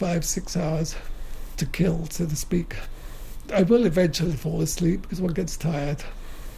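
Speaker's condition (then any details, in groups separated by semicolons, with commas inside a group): Motor neuron disease; phlegm cleared from throat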